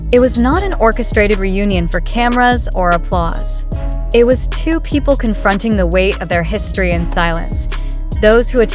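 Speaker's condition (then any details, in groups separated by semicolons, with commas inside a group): No condition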